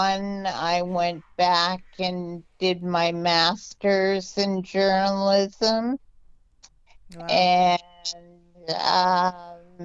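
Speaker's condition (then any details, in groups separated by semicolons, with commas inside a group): Multiple sclerosis; diagnosed at age 17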